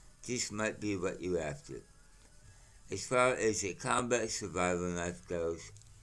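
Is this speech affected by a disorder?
Yes: mouth cancer.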